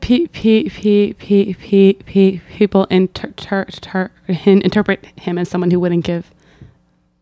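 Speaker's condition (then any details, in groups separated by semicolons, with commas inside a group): Stuttering; therapy over past 3 years: fluency shaping, stuttering modification, voluntary stuttering, subway talks with strangers; stuttering during recording, long repetitive stutter, pauses and takes a breath; big blocks, stops and exhales during blocks, often anticipates stutter before words; repeated sounds, prolonged sounds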